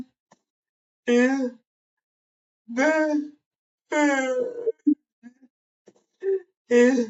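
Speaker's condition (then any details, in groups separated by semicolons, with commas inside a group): Cerebral palsy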